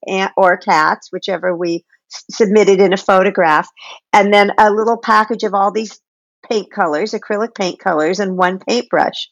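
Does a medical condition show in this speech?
No.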